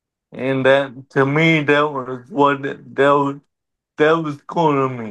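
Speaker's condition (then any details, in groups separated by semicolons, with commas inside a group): Cerebral palsy; uses wheelchair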